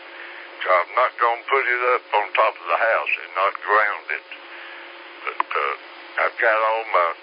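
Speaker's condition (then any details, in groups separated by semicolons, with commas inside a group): Slurred speech; stroke 3 years ago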